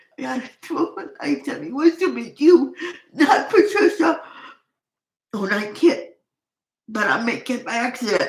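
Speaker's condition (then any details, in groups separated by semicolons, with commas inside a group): Cerebral palsy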